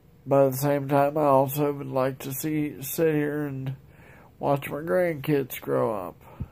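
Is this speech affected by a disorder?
Yes: multiple sclerosis, progressive.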